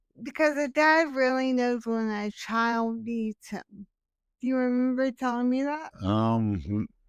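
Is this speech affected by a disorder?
Yes: cerebral palsy.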